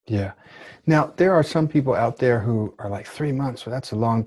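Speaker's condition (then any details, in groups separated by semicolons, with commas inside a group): No condition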